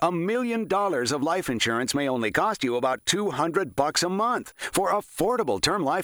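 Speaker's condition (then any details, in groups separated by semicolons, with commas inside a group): No condition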